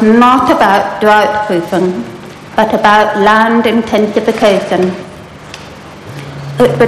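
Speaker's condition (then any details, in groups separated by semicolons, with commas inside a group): Profound deafness; profound deafness since early childhood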